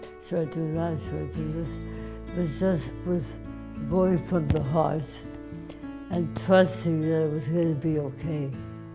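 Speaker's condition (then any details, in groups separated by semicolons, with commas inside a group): ALS; speech deterioration, swallowing and breathing difficulties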